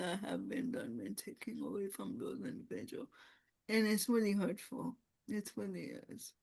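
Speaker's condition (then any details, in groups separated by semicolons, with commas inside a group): Cerebral palsy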